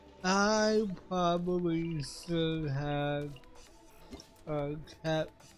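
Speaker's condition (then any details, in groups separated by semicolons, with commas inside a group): Cerebral palsy; affects voice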